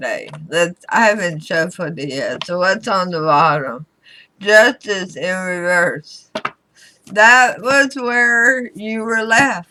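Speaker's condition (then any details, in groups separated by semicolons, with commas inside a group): Throat cancer radiation damage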